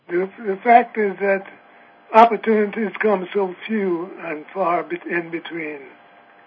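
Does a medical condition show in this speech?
Yes: Parkinson's; severe Parkinson's, age 82, weak airflow, cannot sustain saxophone, flute or clarinet for whole gig; tired, exhausted, taken off air, wife Annie answers for him; choppy, strain audible in voice, stressful to speak, may have difficulty speaking.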